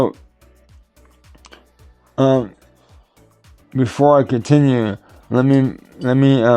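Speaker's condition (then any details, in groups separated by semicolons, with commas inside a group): Cerebral palsy; tends to mess up words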